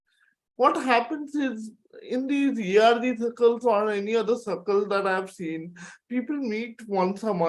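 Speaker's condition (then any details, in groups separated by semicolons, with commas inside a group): Cerebral palsy; from birth, four major surgeries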